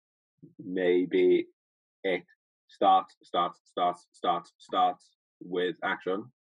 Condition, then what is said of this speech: Stuttering. So, granted, I've gotten a lot better with how I speak, and how I actually get all of my sentences out without actually stuttering.